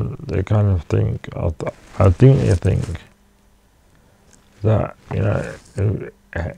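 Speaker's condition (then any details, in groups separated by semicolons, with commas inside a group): Cerebral palsy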